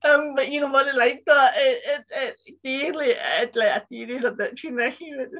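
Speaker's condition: Cerebral palsy; speech impairment

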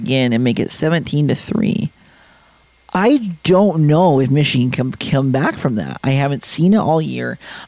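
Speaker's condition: No condition

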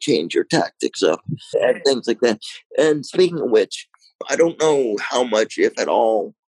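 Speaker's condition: Cerebral palsy, mild

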